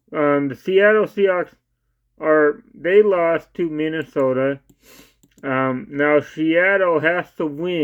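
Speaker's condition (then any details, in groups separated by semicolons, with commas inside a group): Cerebral palsy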